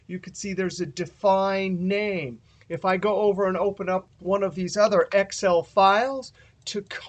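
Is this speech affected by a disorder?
No.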